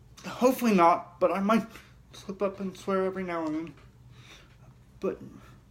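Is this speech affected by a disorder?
Yes: cerebral palsy.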